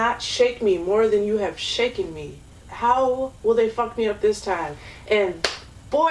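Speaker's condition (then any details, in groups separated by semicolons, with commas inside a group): No condition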